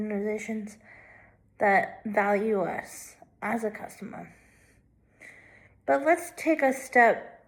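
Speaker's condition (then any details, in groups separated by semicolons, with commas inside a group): Cerebral palsy, left hemiplegia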